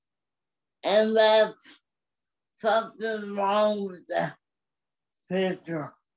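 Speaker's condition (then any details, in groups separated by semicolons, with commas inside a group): Cerebral palsy; uses motorized wheelchair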